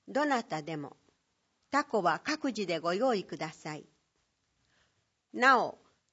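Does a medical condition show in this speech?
No.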